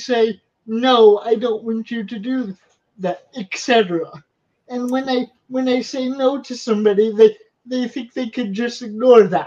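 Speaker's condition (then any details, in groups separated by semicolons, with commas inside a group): Cerebral palsy; wheelchair user, physical therapy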